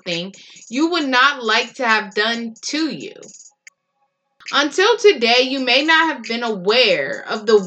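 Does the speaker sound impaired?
No.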